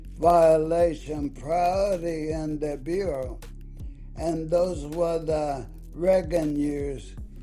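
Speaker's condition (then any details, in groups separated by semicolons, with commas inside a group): ALS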